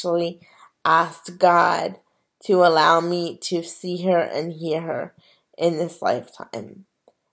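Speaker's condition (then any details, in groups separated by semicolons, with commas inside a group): Cerebral palsy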